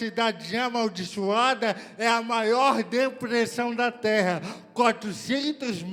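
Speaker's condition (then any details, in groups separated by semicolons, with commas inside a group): Cerebral palsy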